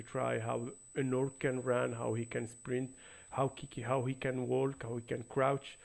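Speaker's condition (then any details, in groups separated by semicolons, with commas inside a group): No condition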